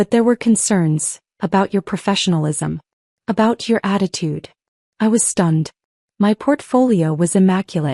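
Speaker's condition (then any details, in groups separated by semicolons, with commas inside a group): No condition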